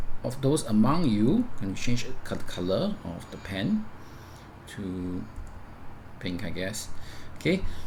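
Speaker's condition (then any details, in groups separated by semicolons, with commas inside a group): No condition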